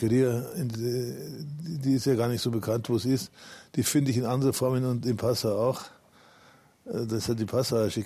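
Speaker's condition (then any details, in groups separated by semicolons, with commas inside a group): Parkinson's disease; public for about 11 years, almost no tremor, feels symptom-free when well adjusted; not trembling during interview, admitted to rehab bedridden two years ago, now walks with crutches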